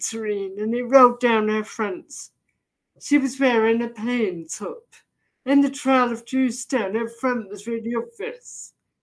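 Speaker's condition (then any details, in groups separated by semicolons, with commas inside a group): Deafness, severe; sees blurs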